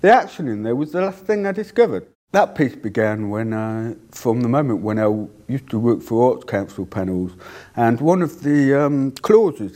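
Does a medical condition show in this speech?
Yes: deafness; cannot hear own voice.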